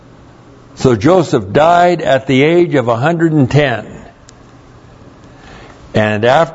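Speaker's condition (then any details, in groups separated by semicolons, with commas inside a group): No condition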